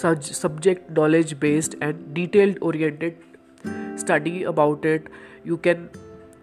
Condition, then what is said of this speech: No condition.